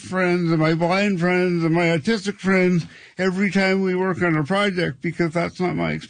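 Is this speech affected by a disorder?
Yes: cerebral palsy; past childhood orthopedic surgeries like hip and heel cord operations, some 40 years ago.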